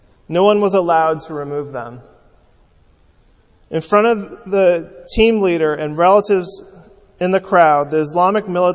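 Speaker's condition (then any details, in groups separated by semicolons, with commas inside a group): No condition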